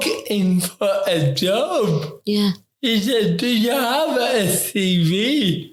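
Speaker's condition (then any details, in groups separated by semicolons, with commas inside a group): Ataxic cerebral palsy; affects talking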